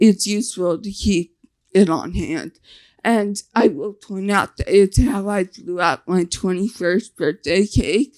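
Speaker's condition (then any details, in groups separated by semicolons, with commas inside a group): Facial paralysis (nf2-swn)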